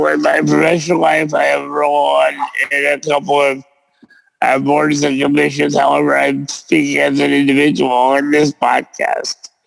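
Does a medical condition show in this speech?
Yes: cerebral palsy; present since birth.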